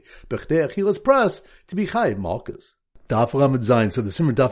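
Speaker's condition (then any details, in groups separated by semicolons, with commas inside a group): No condition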